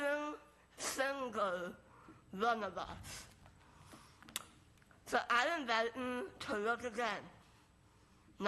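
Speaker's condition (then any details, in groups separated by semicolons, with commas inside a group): Moebius syndrome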